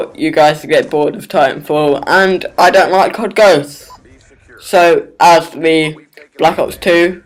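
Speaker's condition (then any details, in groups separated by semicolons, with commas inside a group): Cerebral palsy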